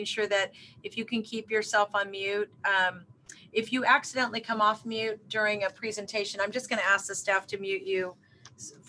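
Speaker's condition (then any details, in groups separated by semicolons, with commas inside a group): No condition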